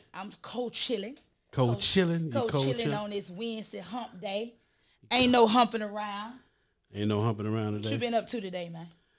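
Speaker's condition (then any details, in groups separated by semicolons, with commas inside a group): No condition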